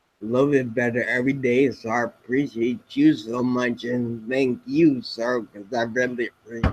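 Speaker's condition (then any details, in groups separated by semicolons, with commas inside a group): Spinocerebellar ataxia type 7, SCA7; speech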